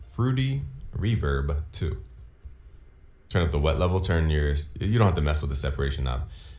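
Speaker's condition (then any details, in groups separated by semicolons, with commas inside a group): No condition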